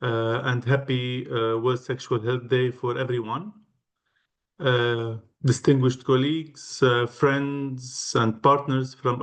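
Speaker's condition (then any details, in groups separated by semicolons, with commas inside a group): No condition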